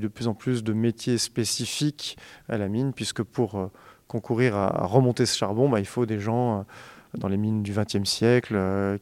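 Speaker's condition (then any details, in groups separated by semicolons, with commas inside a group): No condition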